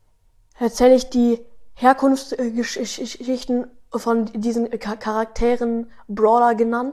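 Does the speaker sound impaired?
Yes: stuttering; age 12; stuttering a lot now while talking about stuttering; fluent singing with melody, stutters rapping without melody, little in podcast episodes, often fast, better slower; here repeated sounds, prolonged sounds.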